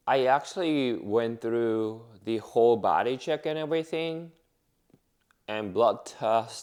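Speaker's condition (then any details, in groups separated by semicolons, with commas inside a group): No condition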